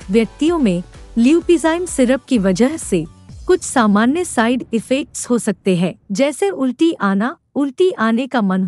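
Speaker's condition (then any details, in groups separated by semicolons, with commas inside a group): No condition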